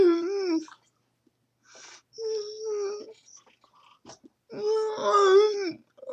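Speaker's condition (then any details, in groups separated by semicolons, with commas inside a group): Cerebral palsy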